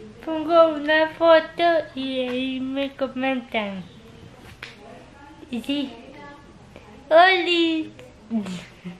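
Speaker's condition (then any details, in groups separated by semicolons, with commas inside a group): Cerebral palsy; physical disability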